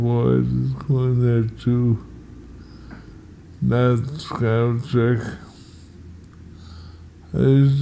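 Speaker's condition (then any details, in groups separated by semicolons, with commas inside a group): Multiple sclerosis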